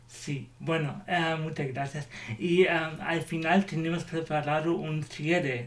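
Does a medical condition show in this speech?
Yes: cerebral palsy.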